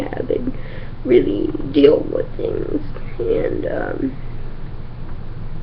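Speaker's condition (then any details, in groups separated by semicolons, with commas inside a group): Cerebral palsy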